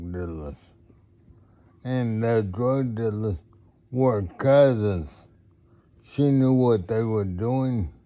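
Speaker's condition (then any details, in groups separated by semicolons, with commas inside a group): Multiple sclerosis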